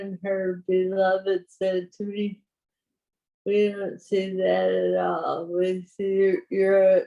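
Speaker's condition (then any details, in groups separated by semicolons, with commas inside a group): Parkinson's; voice weaker than before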